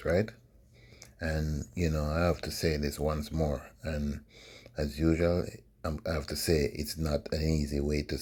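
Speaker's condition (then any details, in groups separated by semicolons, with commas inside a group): No condition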